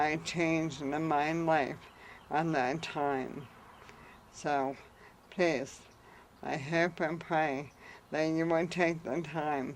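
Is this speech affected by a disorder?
Yes: amyotrophic lateral sclerosis.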